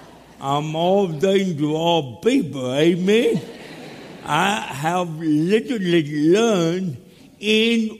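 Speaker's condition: Cerebral palsy; stillborn, born dead first 18 minutes of life

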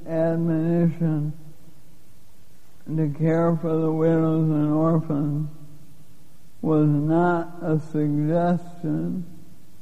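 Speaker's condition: Lou Gehrig's disease; given 3 to 5 years to live

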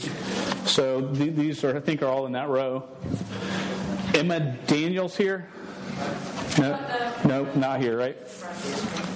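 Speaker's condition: Stuttering; once fought calling to teach because unable to talk; repeated sounds, repeated words

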